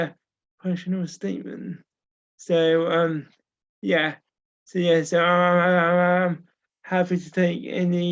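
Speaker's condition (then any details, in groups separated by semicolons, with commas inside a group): Cerebral palsy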